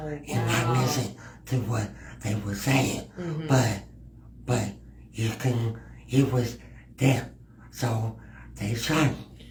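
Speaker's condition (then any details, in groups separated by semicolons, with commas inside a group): Cerebral palsy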